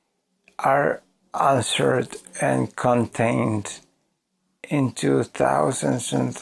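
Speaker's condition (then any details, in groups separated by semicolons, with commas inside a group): ALS; voice severely damaged, hard to understand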